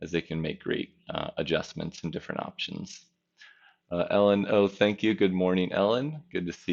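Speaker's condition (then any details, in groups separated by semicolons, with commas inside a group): No condition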